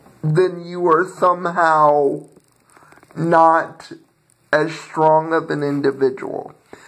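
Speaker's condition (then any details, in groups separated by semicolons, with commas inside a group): Cerebral palsy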